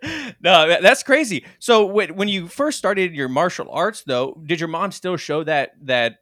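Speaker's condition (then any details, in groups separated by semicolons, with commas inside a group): No condition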